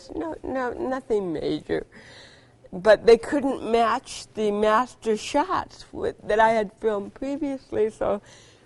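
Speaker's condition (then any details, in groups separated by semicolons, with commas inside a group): Cerebral palsy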